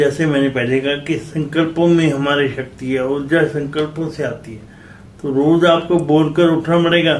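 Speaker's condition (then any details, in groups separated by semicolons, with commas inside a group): Cerebral palsy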